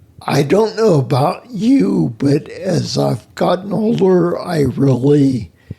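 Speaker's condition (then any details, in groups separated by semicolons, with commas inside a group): Spinocerebellar ataxia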